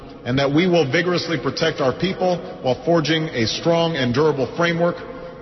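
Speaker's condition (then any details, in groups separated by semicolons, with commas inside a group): No condition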